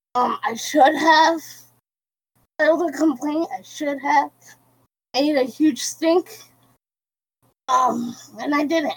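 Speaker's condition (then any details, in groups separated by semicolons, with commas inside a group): Cerebral palsy; quadriplegic, wheelchair user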